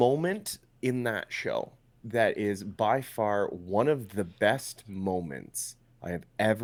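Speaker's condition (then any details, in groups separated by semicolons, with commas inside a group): No condition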